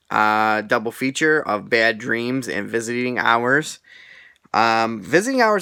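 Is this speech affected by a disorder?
No.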